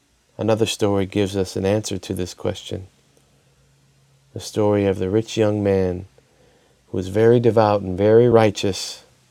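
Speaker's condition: No condition

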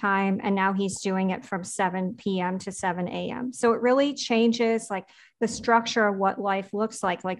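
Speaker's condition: Cleft palate; congenital cleft palate

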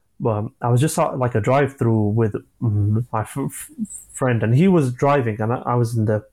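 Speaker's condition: Stammering; stammer since childhood, early NHS speech and language therapy in group with others who stammer, told could never speak fluently; not a fluent speaker, openly admits stammer; repeated sounds, prolonged sounds

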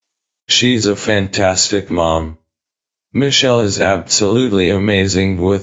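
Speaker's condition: ALS, speech-generating device; diagnosed at age 34, lost walking, talking and breathing, tracheostomy and ventilator; eight years since diagnosis, ventilator dependent via tracheostomy; cannot speak, eye-activated synthetic voice built from voice banking, types replies, silences while typing

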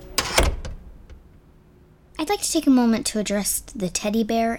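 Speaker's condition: No condition

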